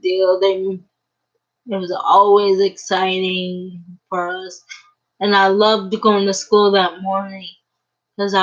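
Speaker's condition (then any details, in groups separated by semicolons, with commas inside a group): Cerebral palsy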